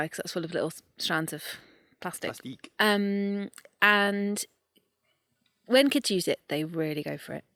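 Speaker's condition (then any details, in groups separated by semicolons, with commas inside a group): No condition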